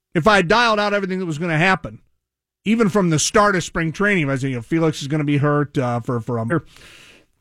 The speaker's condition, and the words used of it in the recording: None; typical speech.